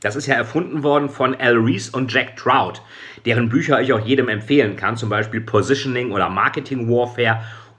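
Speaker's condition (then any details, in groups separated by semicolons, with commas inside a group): No condition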